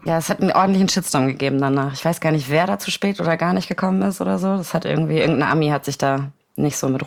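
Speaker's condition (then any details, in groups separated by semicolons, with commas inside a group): No condition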